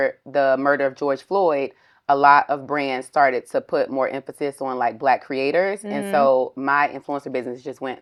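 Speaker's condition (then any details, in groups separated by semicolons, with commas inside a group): No condition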